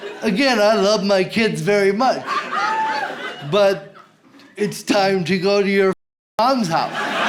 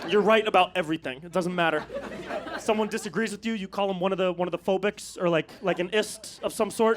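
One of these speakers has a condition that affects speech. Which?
The first: cerebral palsy.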